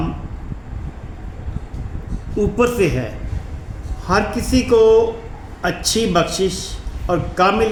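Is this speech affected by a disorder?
No.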